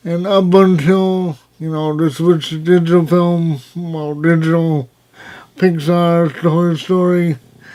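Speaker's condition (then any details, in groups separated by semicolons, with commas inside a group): Cerebral palsy, spastic, severe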